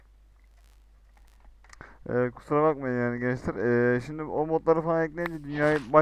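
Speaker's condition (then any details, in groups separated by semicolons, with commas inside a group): No condition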